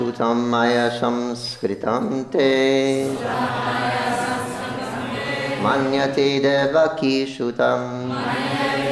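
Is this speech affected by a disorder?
No.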